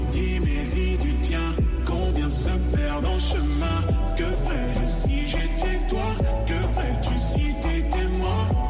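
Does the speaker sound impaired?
No.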